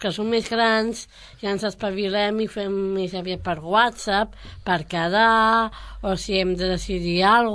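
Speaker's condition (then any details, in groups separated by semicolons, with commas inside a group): Down syndrome; congenital, three copies of chromosome 21, adult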